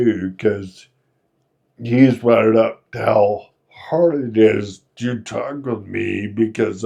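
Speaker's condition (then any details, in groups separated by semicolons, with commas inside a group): Friedreich's ataxia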